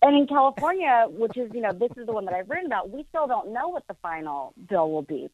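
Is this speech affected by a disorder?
No.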